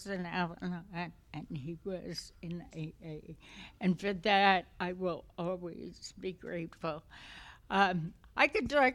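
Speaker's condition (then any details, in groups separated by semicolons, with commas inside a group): Essential tremor; essential tremor affecting voice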